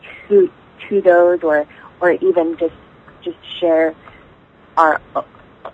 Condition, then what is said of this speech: Stuttering. And I actually think I'm more of an effective communicator than I was when I was trying to hide my stuttering.